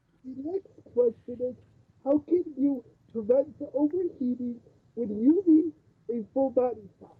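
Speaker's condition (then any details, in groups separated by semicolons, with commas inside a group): Cerebral palsy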